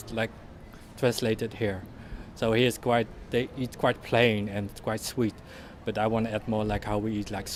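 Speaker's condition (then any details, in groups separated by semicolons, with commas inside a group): No condition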